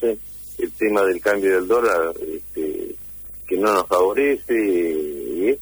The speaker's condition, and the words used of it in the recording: None; typical speech.